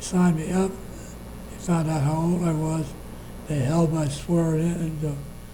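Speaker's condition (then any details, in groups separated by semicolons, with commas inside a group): Parkinson's disease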